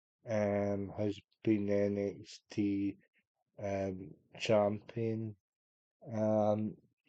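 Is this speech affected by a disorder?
Yes: cerebral palsy; unable to walk.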